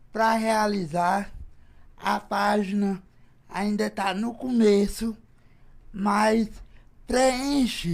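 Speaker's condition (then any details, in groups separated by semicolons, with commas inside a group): Cerebral palsy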